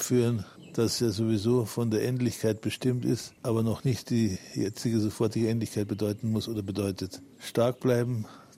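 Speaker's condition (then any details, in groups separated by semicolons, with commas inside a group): Parkinson's disease; not trembling during interview, admitted to rehab bedridden two years ago, now walks with crutches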